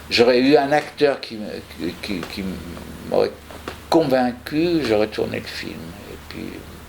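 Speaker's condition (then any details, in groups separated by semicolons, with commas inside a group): No condition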